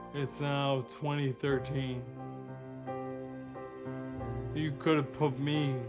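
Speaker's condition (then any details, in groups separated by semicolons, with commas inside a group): ALS; feeding tube, speaks through an aid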